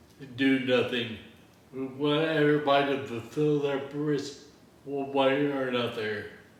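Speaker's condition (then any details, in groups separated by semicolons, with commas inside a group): Friedreich ataxia; inherited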